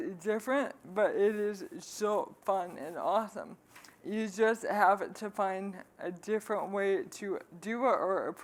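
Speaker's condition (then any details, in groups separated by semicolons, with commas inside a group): ALS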